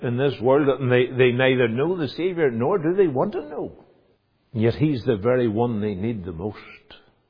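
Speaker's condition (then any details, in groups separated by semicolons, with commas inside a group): No condition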